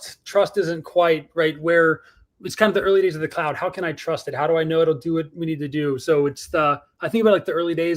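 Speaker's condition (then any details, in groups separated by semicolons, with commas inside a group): No condition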